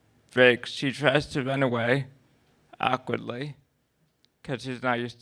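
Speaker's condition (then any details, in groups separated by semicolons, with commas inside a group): Cerebral palsy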